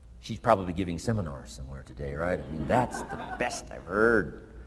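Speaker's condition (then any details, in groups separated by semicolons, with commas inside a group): No condition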